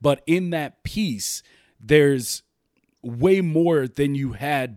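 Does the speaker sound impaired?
No.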